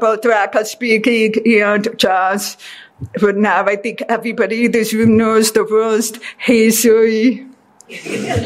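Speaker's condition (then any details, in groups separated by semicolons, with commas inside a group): Deafness; deaf since childhood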